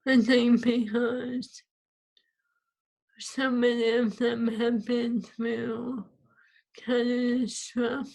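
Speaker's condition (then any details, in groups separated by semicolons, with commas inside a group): ALS; swallowing lost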